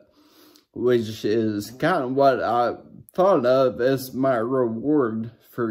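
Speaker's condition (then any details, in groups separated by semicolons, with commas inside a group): Brain injury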